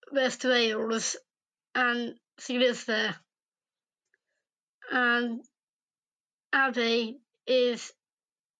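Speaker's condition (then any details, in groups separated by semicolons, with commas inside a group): Down syndrome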